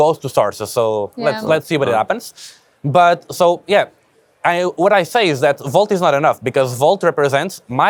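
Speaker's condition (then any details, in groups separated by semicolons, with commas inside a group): No condition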